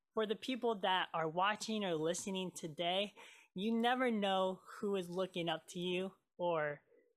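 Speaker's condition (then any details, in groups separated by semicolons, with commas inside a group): Cleft lip and palate; scar removal declined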